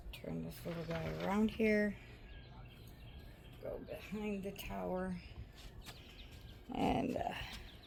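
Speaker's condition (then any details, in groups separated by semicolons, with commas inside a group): No condition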